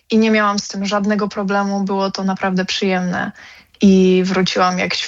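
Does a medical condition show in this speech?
No.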